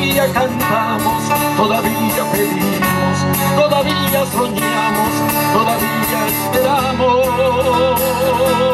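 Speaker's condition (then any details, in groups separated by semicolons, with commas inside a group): No condition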